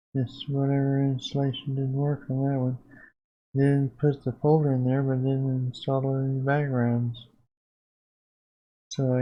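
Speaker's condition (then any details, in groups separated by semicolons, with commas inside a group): Parkinson's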